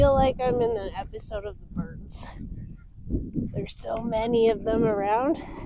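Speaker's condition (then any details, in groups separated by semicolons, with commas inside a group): No condition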